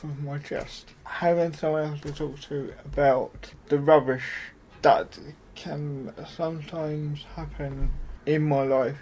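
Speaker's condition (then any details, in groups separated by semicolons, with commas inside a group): Cerebral palsy; mild, affects muscles and speech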